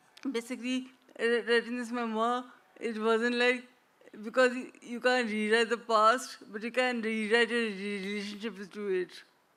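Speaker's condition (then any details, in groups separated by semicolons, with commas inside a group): Traumatic brain injury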